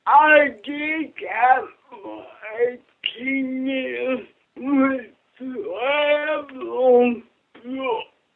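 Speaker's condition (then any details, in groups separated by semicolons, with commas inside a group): Cerebral palsy; from birth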